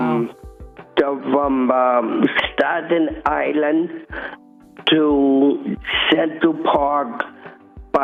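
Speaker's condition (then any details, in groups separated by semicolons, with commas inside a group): Cerebral palsy; from birth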